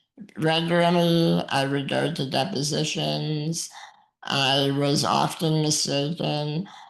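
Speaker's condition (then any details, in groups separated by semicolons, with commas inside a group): Muscular dystrophy; uses wheelchair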